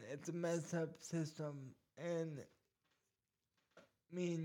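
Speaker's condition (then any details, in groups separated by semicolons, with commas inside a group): Cerebral palsy; scratchy throat and gag reflex issues at times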